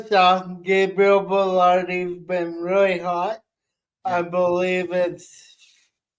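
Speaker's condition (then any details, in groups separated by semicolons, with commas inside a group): Cerebral palsy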